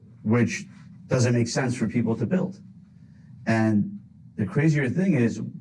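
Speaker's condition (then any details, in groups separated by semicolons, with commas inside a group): No condition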